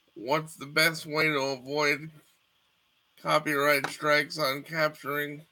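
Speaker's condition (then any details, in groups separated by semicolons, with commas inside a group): Cerebral palsy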